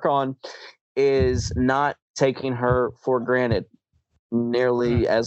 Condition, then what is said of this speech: Stuttering. Oh man, oh my god, it's so funny that I can't get a word out, right?